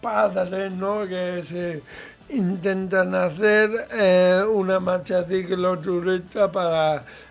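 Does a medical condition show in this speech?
Yes: cerebral palsy, mild.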